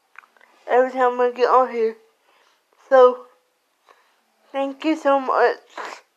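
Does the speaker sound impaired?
Yes: cerebral palsy; cerebral palsy affecting whole body; slurred speech.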